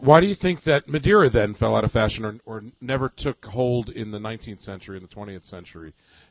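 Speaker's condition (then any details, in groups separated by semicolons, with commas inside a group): No condition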